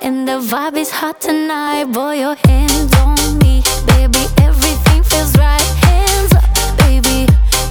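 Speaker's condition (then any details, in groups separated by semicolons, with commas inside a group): No condition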